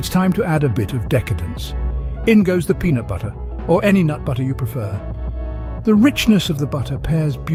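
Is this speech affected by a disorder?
No.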